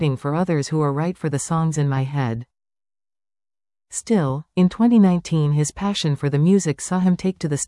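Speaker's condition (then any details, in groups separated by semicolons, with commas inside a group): No condition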